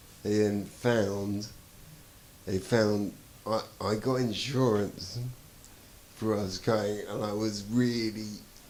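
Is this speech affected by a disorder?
Yes: traumatic brain injury.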